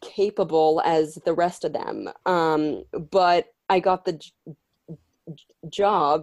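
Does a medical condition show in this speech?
Yes: stuttering; stutter since childhood, mild and controllable in childhood, later worsened, individual speech therapy at 16; current speech therapy with male therapist aiming to regain childhood control, breathing and singer/actor techniques; worse with stress, anxiety and adults, less when whispering, angry, alone; here blocks.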